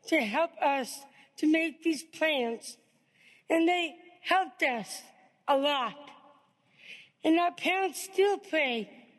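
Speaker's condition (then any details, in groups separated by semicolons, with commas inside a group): Down syndrome; diagnosed at birth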